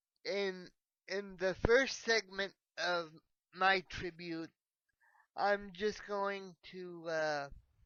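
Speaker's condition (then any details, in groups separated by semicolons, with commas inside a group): Cerebral palsy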